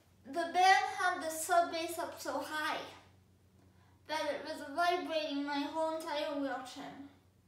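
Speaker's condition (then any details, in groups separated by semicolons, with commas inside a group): Cerebral palsy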